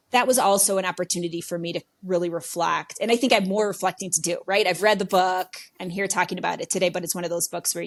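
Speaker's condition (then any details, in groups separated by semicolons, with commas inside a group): No condition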